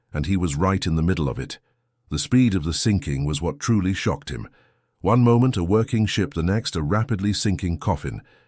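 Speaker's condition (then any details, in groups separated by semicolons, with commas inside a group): No condition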